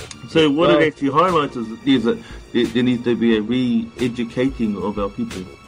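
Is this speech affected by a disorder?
No.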